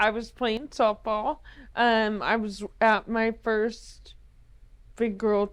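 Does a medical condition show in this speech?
Yes: ALS.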